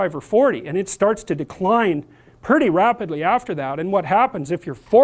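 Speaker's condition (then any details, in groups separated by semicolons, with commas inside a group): No condition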